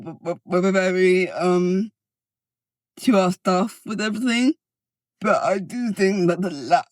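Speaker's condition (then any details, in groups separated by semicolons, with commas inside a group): Cerebral palsy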